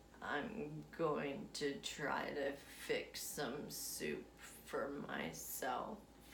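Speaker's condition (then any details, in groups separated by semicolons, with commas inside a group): Essential tremor; affects legs as well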